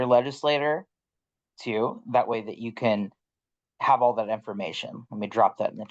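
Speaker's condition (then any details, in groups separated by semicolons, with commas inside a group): No condition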